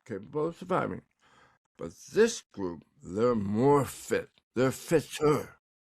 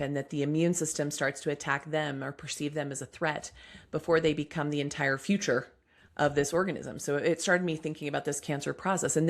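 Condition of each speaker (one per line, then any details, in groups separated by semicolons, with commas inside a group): Tongue cancer; partial tongue removal, tongue paralyzed by tumor; recovering, tongue exercises; could not speak when paralyzed, expected to improve
No condition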